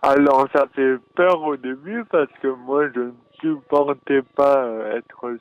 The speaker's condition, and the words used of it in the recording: Dystonia. Donc, la dystonie, c'est une maladie neurologique qui, euh, pour ma part, impacte euh, à des troubles de l'élocution et de la motricité fine.